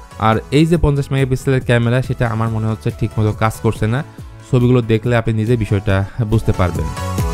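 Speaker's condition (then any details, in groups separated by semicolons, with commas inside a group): No condition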